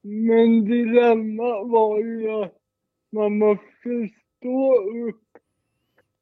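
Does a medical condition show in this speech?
Yes: cerebral palsy; present from birth, brain oxygen deprivation, heart not beating at delivery, mild; difficulty with fine motor movements like zippers, shoelaces, buttons, uses adapted rifle.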